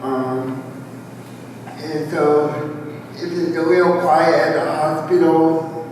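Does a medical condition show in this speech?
Yes: cerebral palsy; spastic quadriplegic, all four limbs, wheelchair.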